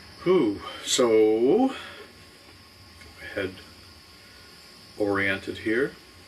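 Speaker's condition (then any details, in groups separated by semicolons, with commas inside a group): No condition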